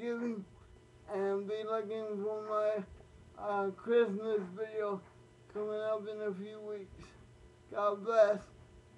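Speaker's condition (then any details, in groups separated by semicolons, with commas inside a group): Cerebral palsy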